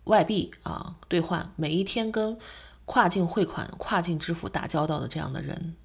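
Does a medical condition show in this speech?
No.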